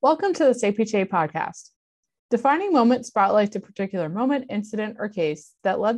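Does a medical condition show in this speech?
No.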